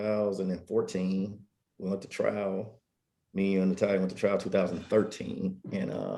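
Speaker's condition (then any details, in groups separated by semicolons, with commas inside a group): No condition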